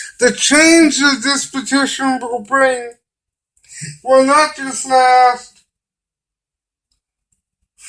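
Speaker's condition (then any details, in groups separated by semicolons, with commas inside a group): Cerebral palsy; limited use of the hands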